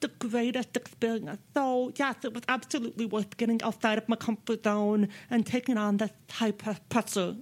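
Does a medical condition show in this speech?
Yes: deafness; friend read interviewers' questions during interview, interviewers' voices dubbed in later; speaks with own voice.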